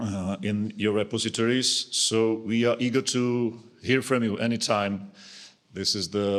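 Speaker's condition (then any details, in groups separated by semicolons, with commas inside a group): No condition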